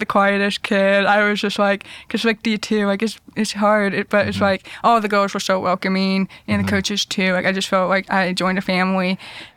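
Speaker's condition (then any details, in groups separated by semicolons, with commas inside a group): Deafness; hearing loss found second grade, had passed tests via cues, hearing aids third grade, cochlear implants; coaches wear audiologist-suggested transmitter streaming directly to cochlear implants, overpowers other voices, teammates hard to hear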